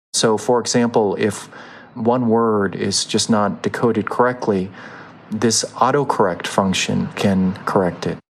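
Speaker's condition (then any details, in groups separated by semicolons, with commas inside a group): No condition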